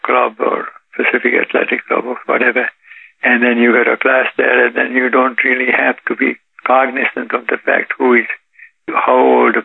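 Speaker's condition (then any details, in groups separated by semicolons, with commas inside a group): Parkinson's disease; daily yoga (teaches 2 hours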